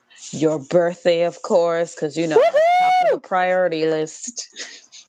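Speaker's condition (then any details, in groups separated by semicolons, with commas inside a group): No condition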